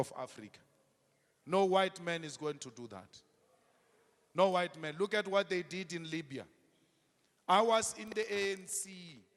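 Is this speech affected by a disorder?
No.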